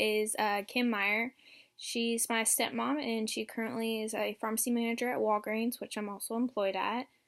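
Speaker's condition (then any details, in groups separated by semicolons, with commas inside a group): No condition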